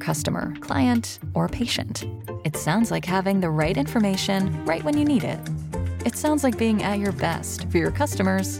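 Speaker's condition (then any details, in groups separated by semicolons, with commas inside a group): No condition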